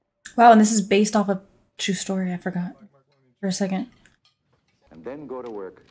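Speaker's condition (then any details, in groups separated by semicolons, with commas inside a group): No condition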